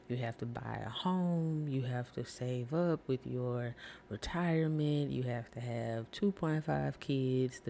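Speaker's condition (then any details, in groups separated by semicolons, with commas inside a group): No condition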